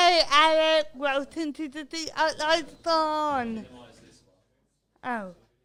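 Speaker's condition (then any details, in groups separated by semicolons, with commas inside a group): Cerebral palsy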